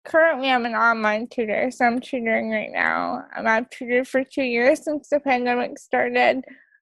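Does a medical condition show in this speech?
Yes: cerebral palsy; onset before birth.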